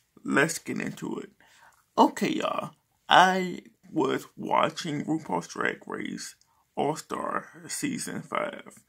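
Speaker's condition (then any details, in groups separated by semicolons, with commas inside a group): Cerebral palsy; speech is not the best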